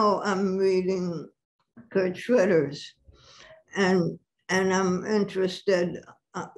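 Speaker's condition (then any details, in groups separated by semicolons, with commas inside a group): Parkinson's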